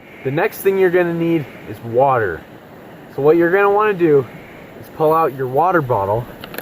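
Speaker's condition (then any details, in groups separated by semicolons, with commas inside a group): No condition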